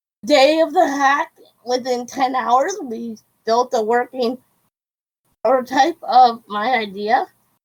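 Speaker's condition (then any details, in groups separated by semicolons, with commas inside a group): Cerebral palsy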